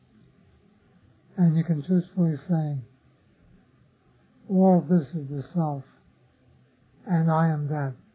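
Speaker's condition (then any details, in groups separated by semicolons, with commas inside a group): Parkinson's disease; others offer remedies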